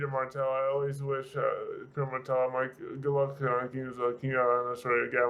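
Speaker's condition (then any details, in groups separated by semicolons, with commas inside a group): Severe brain injury; severe, car crash, affects balance and mobility; speech affected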